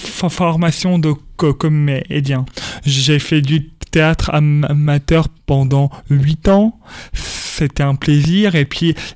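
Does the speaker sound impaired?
Yes: stuttering; stuttering since early childhood at school, speech therapy helped, told elimination almost impossible; age 28, lives with stuttering and accepts it; stuttering persists, described by him as an accent; here prolonged sounds.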